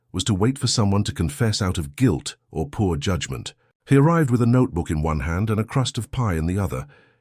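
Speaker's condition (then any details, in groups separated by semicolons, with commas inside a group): No condition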